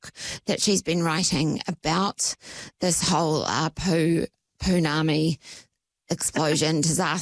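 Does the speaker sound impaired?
Yes: voice disorder; voice audibly affected at time of recording.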